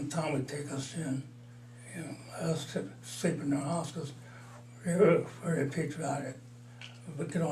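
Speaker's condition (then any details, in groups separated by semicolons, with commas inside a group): Parkinson's disease; mild, about four years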